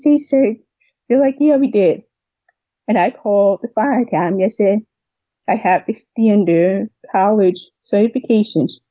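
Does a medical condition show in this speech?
Yes: deafness with cochlear implant; severe deafness found around age 2, hearing aids gave little benefit, cochlear implant at 7 in clinical trial; wears cochlear implant, uses adapted stethoscope with implant; years of speech therapy to age 15, childhood speech issues, now converses by speech, not sign.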